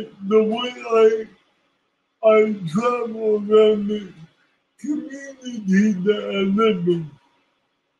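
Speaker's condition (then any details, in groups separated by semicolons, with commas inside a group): Cerebral palsy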